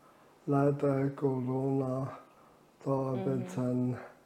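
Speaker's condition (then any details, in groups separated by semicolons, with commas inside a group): ALS; diagnosed at age 43, handwriting failed early, uses computer aids with mouse; reduced air makes talking effortful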